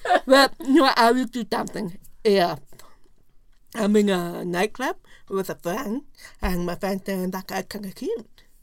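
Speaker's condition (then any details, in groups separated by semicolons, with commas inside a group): Profound deafness; no cochlear implant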